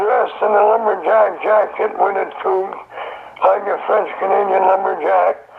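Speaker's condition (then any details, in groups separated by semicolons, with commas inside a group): Throat cancer; survivor, radiation treatments; voice described as practically gone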